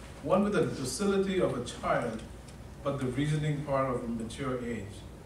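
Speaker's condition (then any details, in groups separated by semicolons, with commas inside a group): No condition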